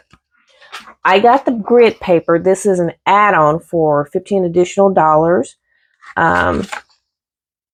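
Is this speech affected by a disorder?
No.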